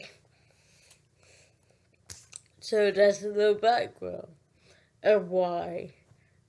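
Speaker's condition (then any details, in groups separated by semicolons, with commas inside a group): Cerebral palsy; birth injury, poor muscle control, affects walking and stability; lifelong; cannot control speech, speech affected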